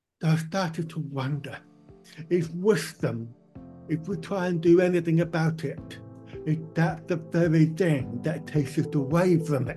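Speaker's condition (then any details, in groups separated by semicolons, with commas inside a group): Profound deafness, born profoundly deaf, cochlear implant; hearing aids let own speech be heard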